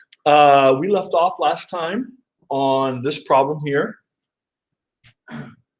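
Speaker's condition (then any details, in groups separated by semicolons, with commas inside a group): No condition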